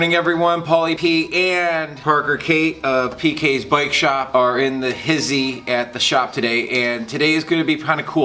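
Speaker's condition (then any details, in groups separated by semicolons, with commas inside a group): No condition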